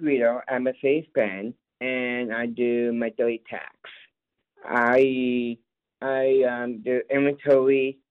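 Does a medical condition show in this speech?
Yes: Down syndrome; lives independently, describes self as very capable.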